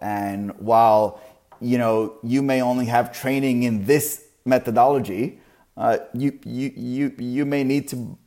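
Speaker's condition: Stuttering; long-standing stutter, described as how wired, not caused by nerves, nerves can increase disfluencies; keeps going without hard blocks, still stutters on own name, variable; repeated sounds, repeated words

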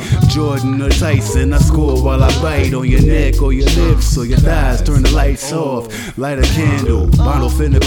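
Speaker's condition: No condition

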